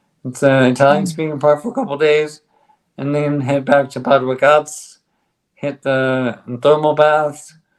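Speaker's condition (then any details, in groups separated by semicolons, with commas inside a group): ALS; on drug, stronger bite, speaks better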